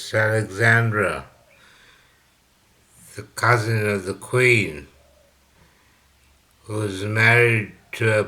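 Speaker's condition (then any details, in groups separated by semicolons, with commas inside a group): Slurred speech from poisoning; hypersalivation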